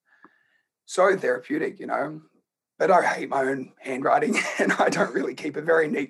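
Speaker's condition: Laryngeal cancer; in voice box

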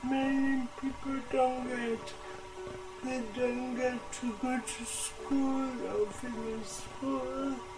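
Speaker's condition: Cerebral palsy; adult

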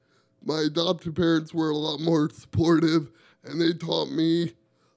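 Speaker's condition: Cerebral palsy; from birth, two months premature, umbilical cord around neck, oxygen mask at birth, wheelchair user; can barely type

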